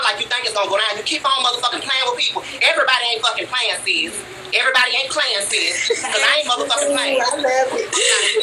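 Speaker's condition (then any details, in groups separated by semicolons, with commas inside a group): No condition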